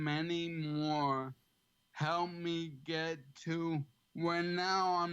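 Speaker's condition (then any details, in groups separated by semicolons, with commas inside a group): ALS; slightly slurred, has to slow down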